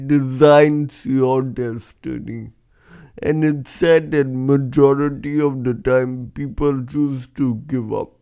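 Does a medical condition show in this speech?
Yes: cerebral palsy; congenital, breech vaginal birth instead of recommended c-section, head stuck 90 seconds, oxygen loss; age 25, walks, others ask if drunk, three years on Singapore cerebral palsy football team; could not speak properly as child, now speaks publicly as motivational speaker.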